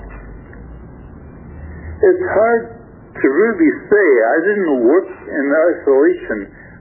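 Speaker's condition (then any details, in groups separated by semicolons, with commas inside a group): Stroke affecting throat muscles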